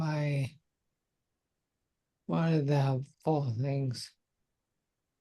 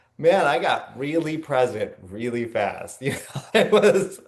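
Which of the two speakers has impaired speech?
The first: multiple sclerosis; muscle relaxants, very tired; voice awkward, relaxants make voice harder to control.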